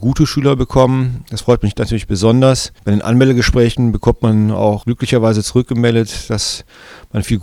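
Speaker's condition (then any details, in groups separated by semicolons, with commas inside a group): No condition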